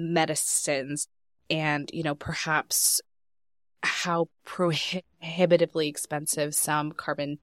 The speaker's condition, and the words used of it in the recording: Stuttering. Started, I wanted to let you all know that I stutter, so I'll be pausing on certain things sometimes, and I appreciate you all just